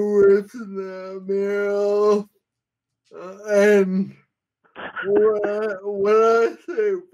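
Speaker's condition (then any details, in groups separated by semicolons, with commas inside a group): Friedreich's ataxia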